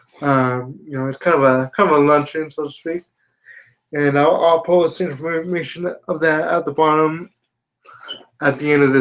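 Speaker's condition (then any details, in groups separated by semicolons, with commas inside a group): Spastic quadriplegia cerebral palsy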